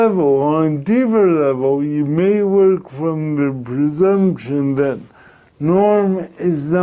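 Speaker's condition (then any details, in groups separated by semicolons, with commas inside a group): Cerebral palsy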